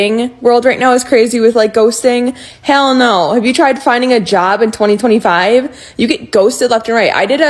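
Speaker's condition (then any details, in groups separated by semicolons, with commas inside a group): No condition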